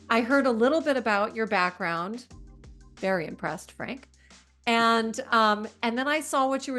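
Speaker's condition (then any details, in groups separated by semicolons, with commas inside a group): No condition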